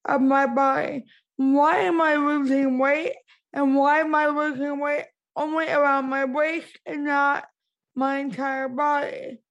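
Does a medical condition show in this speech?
Yes: cerebral palsy; wheelchair user, impaired speech since childhood; speaks concisely and quickly to hold listeners' attention.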